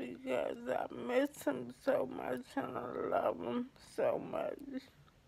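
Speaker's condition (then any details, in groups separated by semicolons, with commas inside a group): ALS; affects hands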